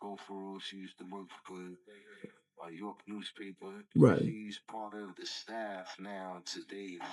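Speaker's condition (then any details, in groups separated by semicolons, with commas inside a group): No condition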